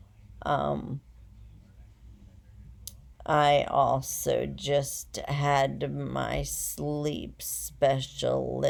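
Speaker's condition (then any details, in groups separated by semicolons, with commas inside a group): Essential tremor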